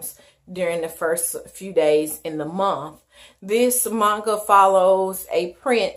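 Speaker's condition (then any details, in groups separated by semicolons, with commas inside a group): No condition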